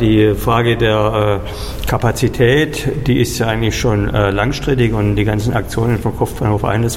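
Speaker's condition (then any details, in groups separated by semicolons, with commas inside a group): No condition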